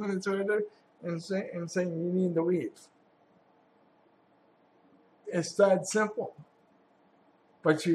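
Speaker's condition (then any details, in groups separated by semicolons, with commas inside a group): Cerebral palsy; has had surgery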